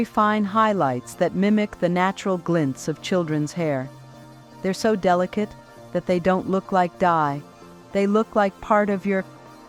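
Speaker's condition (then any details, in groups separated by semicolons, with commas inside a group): No condition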